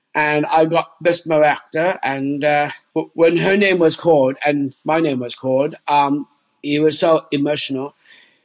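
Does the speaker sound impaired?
Yes: Down syndrome.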